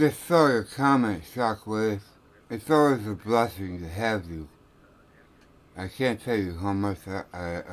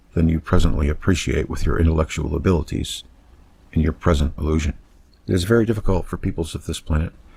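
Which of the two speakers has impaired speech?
The first: tongue cancer; radiation-treated tongue cancer, throat shrunk; recent scan clean, recovering from radiation effects; swollen tongue, hard to understand, swallowing issues, nearly normal speech.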